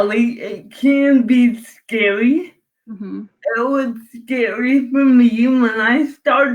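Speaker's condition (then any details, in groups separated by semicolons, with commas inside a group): Cerebral palsy; from birth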